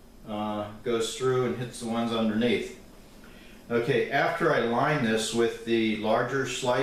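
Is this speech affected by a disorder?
No.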